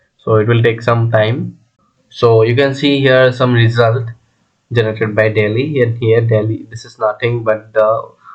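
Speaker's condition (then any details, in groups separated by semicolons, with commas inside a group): No condition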